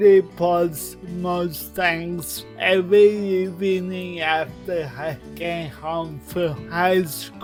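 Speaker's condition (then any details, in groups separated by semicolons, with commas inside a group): Cerebral palsy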